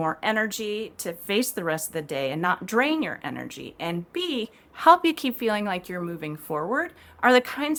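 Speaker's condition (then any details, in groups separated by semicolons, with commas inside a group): No condition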